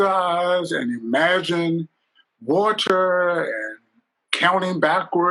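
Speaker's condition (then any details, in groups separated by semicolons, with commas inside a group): No condition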